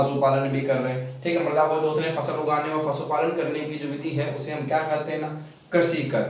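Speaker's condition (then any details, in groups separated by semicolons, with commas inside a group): No condition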